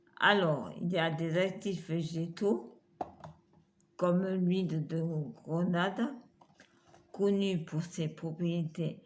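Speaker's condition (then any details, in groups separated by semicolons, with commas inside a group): Multiple sclerosis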